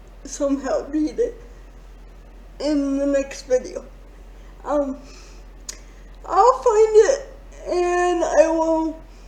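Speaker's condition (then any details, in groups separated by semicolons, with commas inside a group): Quadriplegic cerebral palsy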